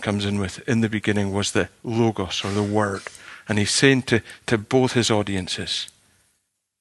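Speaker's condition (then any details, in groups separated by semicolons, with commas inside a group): No condition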